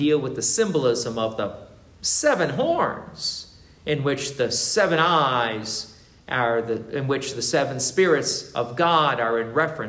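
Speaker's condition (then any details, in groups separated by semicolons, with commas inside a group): No condition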